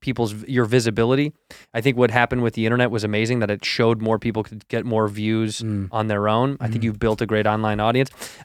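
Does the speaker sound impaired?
No.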